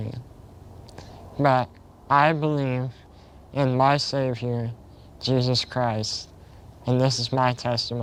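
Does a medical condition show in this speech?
Yes: spinal muscular atrophy type two; diagnosed at age one.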